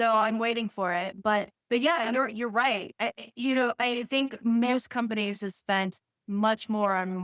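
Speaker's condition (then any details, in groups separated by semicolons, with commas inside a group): No condition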